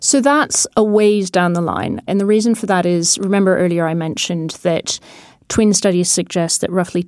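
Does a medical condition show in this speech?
No.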